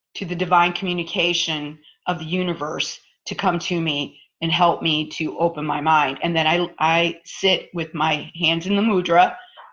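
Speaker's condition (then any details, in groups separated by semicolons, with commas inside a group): No condition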